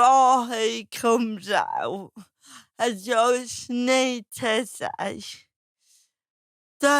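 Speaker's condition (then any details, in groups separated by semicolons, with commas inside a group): Cerebral palsy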